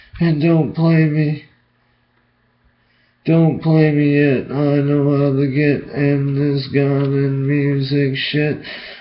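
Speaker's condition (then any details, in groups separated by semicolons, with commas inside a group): Brain injury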